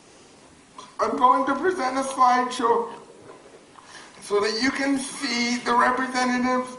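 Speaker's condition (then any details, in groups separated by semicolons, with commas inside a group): Cerebral palsy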